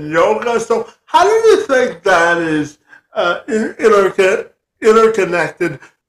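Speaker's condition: Cerebral palsy, spastic quadriplegia

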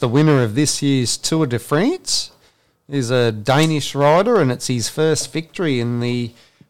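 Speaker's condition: No condition

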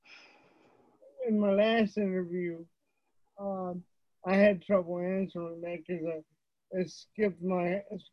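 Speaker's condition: Cerebral palsy; wheelchair user

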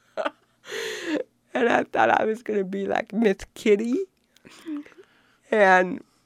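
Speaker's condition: Cerebral palsy; affects way of talking, intentionally speaks as well as possible, grammatically correct

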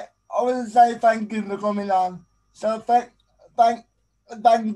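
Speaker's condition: Spastic quadriplegic cerebral palsy; arms and legs affected

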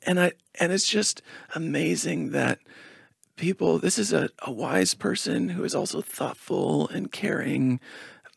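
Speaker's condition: Spasmodic dysphonia; worsened over years

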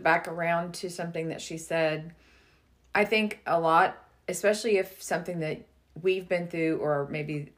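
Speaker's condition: No condition

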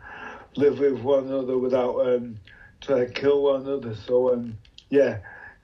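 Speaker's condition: Motor neuron disease; occupational therapist help with gadgetry

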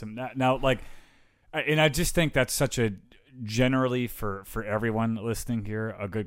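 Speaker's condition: No condition

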